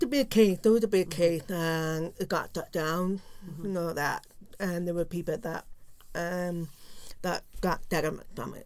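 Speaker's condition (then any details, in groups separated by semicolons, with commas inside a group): Profound deafness; wears hearing aid which helps, relies on lip-reading to understand, sits in front row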